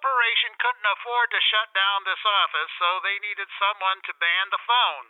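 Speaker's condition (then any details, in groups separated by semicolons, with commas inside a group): No condition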